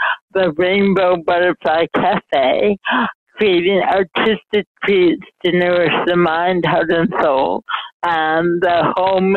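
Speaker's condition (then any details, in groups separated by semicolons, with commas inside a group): Mild cerebral palsy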